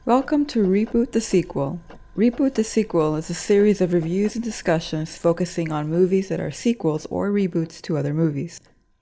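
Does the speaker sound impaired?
No.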